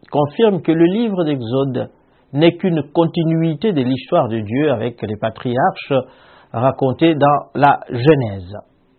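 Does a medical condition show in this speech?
No.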